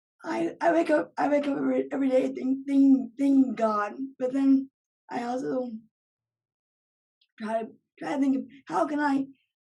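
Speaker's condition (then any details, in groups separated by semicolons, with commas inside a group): Severe traumatic brain injury; severe, physical, cognitive and communicative effects; 15 years since injury; speech and communication affected, received speech therapy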